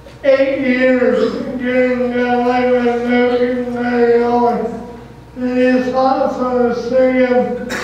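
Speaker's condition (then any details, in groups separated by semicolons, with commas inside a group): Cerebral palsy; can be difficult to understand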